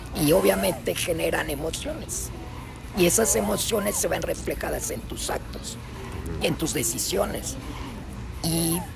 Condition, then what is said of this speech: Laryngectomy. Bueno, a mí me dio cáncer, por eso es la voz sexy que me escucha.